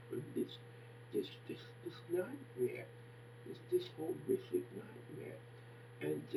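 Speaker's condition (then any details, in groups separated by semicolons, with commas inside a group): Facial palsy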